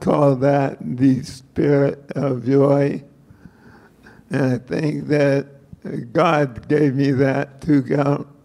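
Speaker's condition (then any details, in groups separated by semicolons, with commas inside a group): Parkinsonism; slow steady physical decline; wobbles, shuffles, tends to fall over, frequent giggling and laughing; voice first affected, speaks poorly, hard to understand, giggling and laughing make understanding harder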